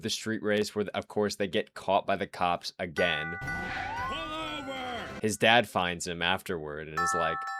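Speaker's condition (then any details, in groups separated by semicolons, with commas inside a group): No condition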